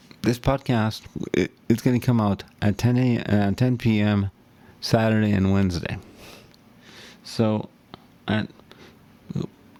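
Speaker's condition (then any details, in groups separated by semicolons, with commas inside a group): Cerebral palsy; wheelchair user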